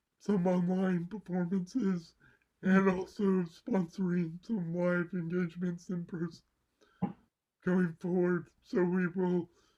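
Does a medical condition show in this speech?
Yes: cerebral palsy; mild left side.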